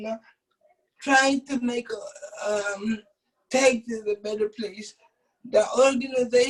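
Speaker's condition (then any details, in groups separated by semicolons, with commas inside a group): Cerebral palsy; cerebral palsy, from birth, uses wheelchair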